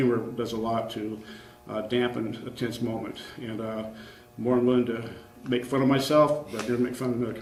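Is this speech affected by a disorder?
No.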